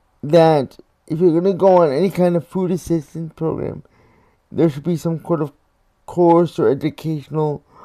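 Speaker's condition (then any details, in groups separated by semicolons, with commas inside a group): Cerebral palsy; uses voice dictation and typing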